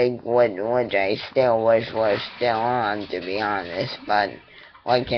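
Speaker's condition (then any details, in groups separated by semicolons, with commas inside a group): Cerebral palsy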